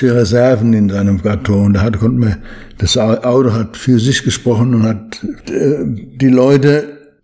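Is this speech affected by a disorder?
Yes: Parkinson's disease; Parkinson's disease diagnosed about 20 years ago.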